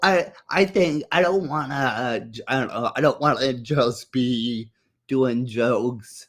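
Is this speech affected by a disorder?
Yes: muscular dystrophy.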